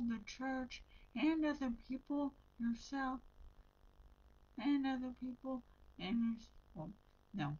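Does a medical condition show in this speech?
Yes: brain injury.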